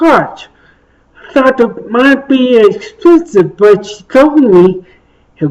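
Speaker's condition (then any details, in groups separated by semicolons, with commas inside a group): Traumatic brain injury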